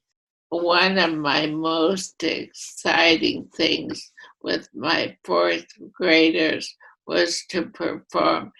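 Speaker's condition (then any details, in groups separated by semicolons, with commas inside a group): Primary lateral sclerosis; voice affected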